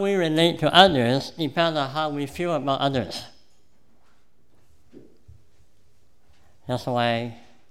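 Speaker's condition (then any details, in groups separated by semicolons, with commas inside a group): Cleft palate; present from birth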